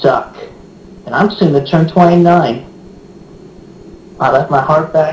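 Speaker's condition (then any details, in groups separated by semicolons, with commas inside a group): No condition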